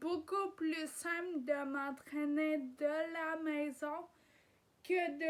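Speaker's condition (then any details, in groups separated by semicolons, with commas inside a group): Ataxia; degenerative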